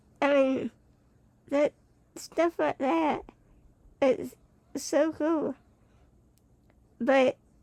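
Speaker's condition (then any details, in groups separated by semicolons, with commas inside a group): Spinal muscular atrophy type 2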